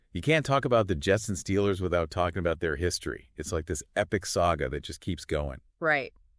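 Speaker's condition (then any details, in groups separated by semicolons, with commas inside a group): No condition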